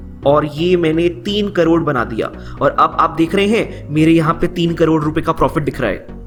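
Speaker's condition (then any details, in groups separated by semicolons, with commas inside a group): No condition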